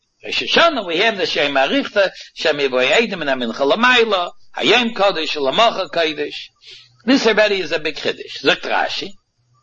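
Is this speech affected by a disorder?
No.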